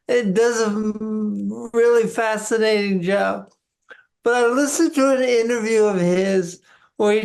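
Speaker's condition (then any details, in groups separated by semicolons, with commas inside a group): Parkinson's; deep brain stimulation, surgery four years after diagnosis; diagnosed at age 37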